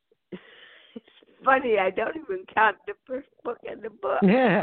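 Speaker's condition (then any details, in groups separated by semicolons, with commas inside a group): Cerebral palsy; birth onset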